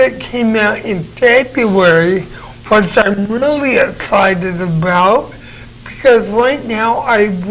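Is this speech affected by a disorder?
Yes: cerebral palsy; present from birth, affects movement, cannot use hands; speech noticeably affected, may sound drunk.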